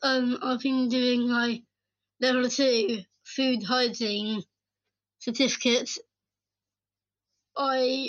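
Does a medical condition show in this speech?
Yes: Down syndrome.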